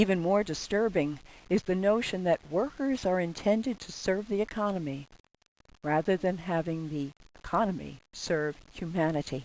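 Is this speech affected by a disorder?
No.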